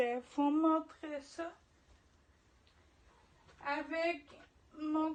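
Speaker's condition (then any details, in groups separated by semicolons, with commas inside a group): Ataxia; degenerative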